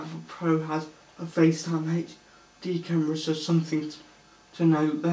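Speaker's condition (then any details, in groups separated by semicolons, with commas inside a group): Cerebral palsy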